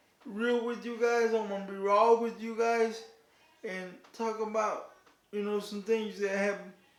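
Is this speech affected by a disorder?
Yes: cerebral palsy; declined offered surgery.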